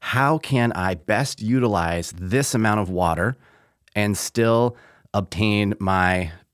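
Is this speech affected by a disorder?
No.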